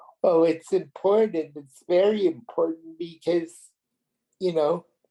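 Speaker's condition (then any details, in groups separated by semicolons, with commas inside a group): Cerebral palsy; premature birth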